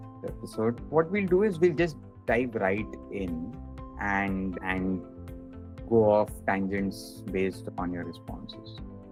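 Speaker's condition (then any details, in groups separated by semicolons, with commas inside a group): No condition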